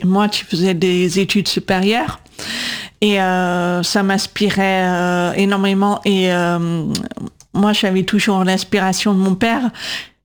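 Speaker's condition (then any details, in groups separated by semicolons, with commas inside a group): Congenital deafness, profound, from congenital CMV, severe; congenital cytomegalovirus, implants left 8.5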